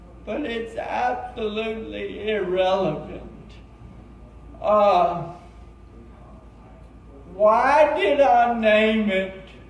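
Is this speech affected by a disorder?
Yes: cerebral palsy.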